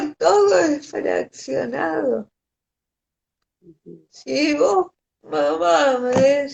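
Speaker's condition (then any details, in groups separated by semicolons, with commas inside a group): Cerebral palsy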